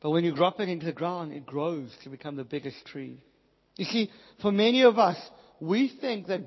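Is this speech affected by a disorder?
Yes: cleft palate, Pierre Robin syndrome; congenital cleft palate, still struggles quite severely.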